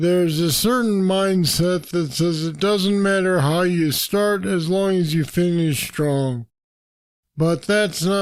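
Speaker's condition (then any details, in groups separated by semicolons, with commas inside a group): Parkinson's disease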